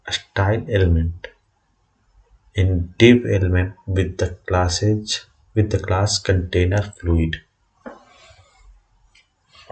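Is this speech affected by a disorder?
No.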